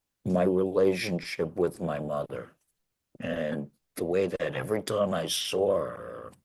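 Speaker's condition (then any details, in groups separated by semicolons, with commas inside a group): Laryngectomy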